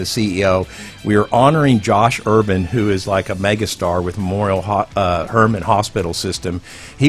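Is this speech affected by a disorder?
No.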